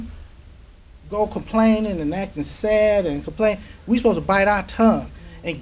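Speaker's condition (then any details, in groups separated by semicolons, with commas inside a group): No condition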